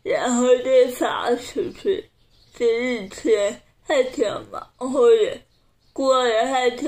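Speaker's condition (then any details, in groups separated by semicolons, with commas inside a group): Cerebral palsy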